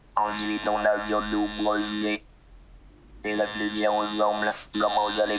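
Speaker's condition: Total pharyngolaryngectomy; phone understood only by family

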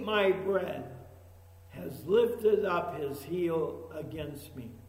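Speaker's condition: ALS; emergency room visit after aspirating breakfast

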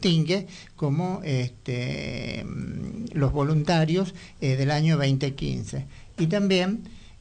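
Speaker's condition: No condition

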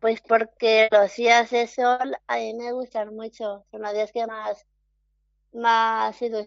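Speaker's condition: Down syndrome; interviewed by telephone

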